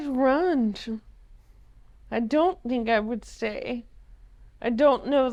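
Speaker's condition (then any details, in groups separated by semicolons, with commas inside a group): ALS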